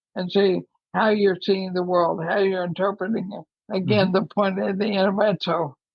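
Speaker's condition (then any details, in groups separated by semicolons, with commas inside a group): ALS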